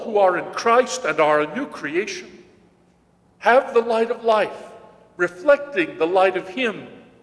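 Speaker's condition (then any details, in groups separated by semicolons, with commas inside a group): No condition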